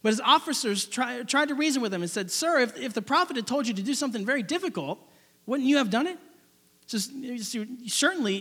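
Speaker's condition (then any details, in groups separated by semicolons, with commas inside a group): No condition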